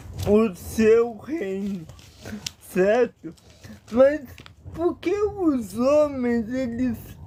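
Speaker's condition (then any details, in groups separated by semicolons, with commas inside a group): Paralysis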